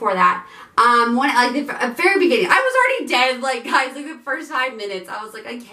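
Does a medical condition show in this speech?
No.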